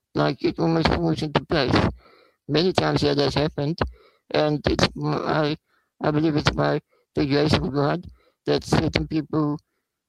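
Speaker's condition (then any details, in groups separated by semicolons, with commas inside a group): Spinal muscular atrophy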